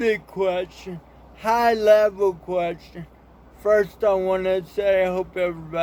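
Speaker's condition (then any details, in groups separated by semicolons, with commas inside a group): Cerebral palsy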